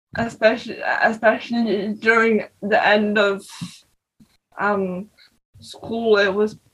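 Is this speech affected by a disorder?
Yes: cerebral palsy; non-progressive, needs change over time.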